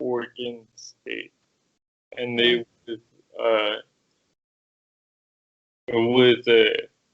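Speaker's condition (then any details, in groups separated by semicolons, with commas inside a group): Cerebral palsy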